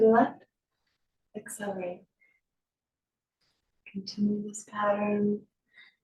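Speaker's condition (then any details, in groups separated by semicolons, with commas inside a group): No condition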